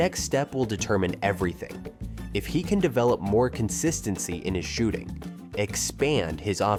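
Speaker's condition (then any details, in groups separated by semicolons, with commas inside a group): No condition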